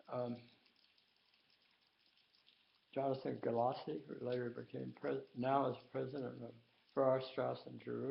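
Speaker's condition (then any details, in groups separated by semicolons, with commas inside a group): Tongue cancer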